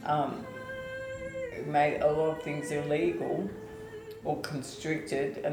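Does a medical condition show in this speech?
Yes: ALS/MND; onset foot drop.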